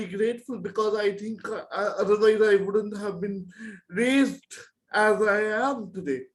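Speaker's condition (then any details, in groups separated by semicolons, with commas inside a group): Cerebral palsy; present from birth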